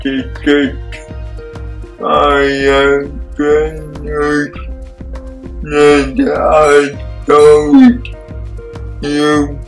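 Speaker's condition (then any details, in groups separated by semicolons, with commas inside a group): Cerebral palsy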